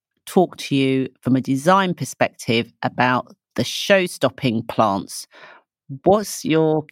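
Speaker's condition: No condition

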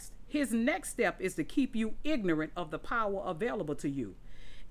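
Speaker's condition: No condition

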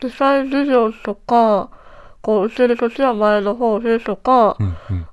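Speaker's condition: Treacher Collins syndrome, cleft palate

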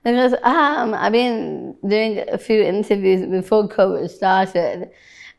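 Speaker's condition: Down syndrome

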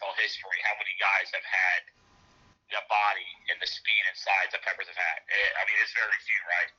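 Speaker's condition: No condition

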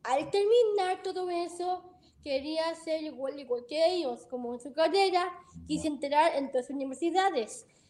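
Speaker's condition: Down syndrome; present from birth, heart surgery

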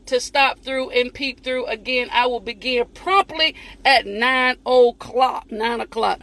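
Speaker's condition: No condition

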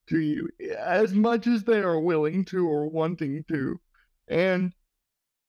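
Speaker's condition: Cerebral palsy

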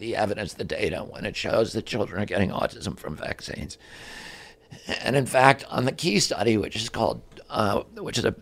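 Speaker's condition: Spasmodic dystonia; voice affected

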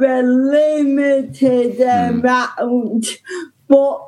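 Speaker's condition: Ataxic cerebral palsy; present from birth

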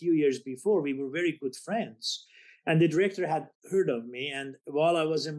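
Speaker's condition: No condition

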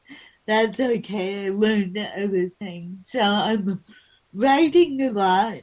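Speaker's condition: Cerebral palsy

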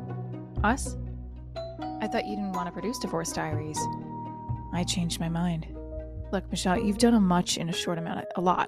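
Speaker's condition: No condition

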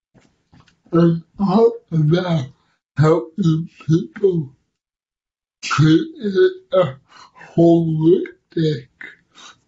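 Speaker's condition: Cerebral palsy; affects muscle movement

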